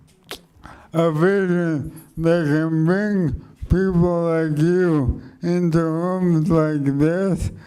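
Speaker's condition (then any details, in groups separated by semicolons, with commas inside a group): ALS; speech slowed and softened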